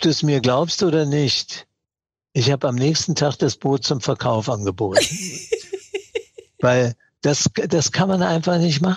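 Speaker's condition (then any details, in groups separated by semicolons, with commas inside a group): Parkinson's disease; diagnosed 2016 around age 75, years of tremor before, family doctor blamed stage fright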